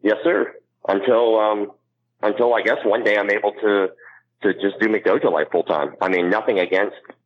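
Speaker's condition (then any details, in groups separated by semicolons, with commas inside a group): Cleft palate; congenital cleft palate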